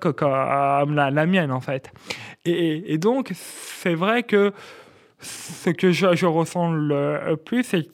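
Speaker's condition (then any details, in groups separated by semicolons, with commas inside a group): Stuttering; stuttering since age 4; repeated sounds, repeated words, prolonged sounds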